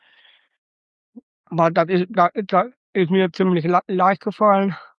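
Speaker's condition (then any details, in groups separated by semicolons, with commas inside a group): Down syndrome (trisomy 21); detected on ultrasound two days before birth, caesarean at St. Vinzenz Krankenhaus Datteln, Frühförderstelle early support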